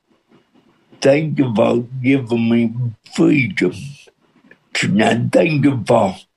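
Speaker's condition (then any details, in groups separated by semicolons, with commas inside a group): Cerebral palsy with speech impediment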